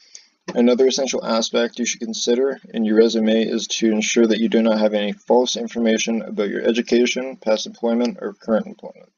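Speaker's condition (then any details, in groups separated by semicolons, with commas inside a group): No condition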